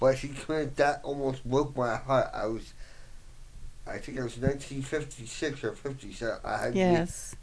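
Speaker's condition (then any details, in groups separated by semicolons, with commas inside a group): Voice box damage, traumatic brain injury; voice box partially damaged by fireman's trach tube, traumatic brain injury from smoke inhalation in fire; tbi found 3-4 years ago, rehabilitation services, fine motor loss, half lung capacity lost, cannot handwrite; difficulty talking, lost singing voice, slight speech impediment, listeners misjudge as mentally impaired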